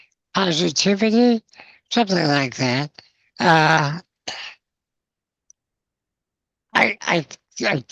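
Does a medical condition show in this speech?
Yes: spinal muscular atrophy, congenital.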